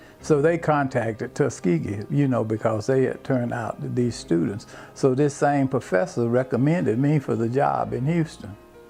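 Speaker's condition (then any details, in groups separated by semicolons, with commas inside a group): No condition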